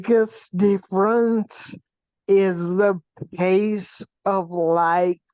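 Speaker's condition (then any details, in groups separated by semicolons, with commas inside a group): Facial paralysis from hydrocephalus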